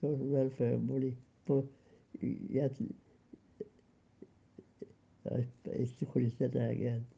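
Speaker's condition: Cerebral palsy; congenital, unable to climb stairs

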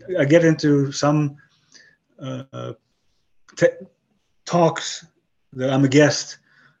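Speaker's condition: Aphasia after stroke; aphasia caused by stroke; struggles to carry a conversation on interesting subject matter

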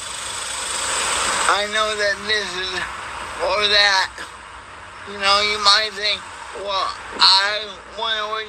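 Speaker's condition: Cerebral palsy; from birth

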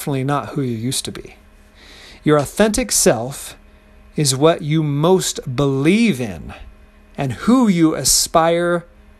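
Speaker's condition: No condition

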